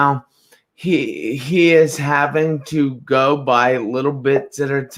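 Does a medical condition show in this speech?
Yes: traumatic brain injury.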